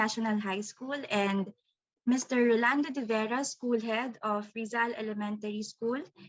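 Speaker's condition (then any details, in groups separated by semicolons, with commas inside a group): No condition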